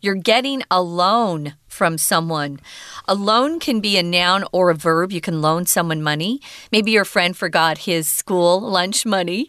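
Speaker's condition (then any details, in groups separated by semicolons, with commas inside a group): No condition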